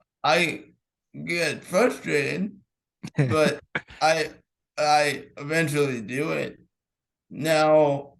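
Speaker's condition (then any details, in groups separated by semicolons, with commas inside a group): Cerebral palsy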